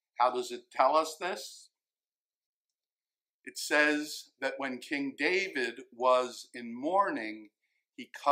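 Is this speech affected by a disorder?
No.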